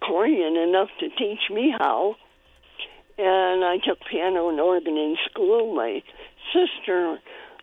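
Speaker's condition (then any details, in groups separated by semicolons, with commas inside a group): Cleft palate; congenital cleft palate, born with it; in early childhood had to be fed with a spoon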